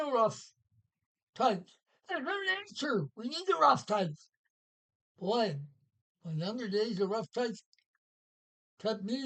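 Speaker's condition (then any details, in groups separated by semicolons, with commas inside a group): Parkinson's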